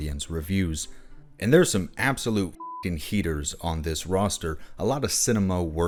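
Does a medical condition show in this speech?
No.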